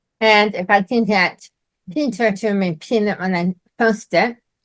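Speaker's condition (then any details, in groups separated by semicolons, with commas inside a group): Myasthenia gravis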